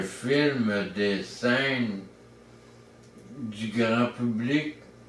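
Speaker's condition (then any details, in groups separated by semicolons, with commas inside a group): Traumatic brain injury; surgery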